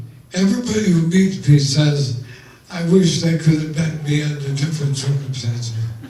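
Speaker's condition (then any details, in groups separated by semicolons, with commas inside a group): ALS; loss of voice, limited ability to talk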